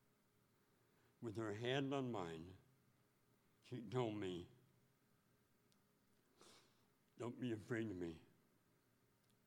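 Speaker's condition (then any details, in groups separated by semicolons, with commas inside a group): Speech impediment; 6 years of therapy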